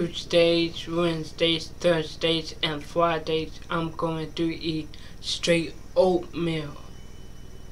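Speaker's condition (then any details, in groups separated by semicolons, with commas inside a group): Mild cerebral palsy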